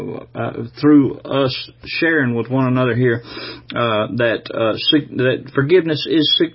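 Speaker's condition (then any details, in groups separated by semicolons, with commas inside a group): No condition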